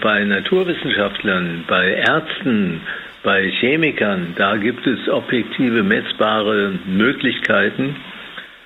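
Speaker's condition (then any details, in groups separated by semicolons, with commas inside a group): Parkinson's disease; years of hand tremor holding a glass, dismissed as stage fright, diagnosed by neurologist after examination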